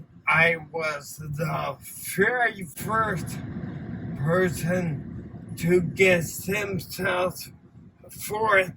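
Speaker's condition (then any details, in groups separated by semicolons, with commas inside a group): Ataxia; acquired form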